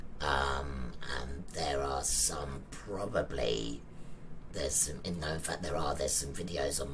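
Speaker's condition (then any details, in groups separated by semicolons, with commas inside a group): Laryngectomy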